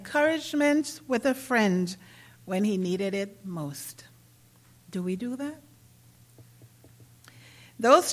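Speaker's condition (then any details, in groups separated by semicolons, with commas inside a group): No condition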